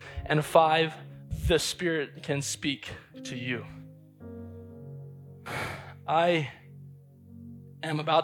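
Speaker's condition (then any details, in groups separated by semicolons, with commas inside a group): Stutter; blocks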